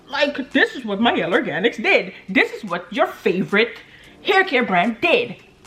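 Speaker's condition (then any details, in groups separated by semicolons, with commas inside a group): No condition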